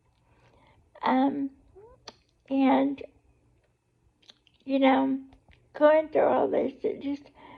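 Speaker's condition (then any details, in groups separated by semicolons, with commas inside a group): Cerebral palsy; able to talk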